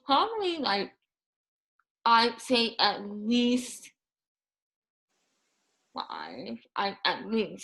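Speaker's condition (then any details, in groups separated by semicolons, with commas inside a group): Moebius syndrome; paralyzed tongue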